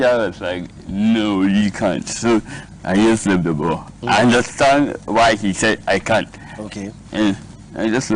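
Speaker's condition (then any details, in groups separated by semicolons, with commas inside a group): Cerebral palsy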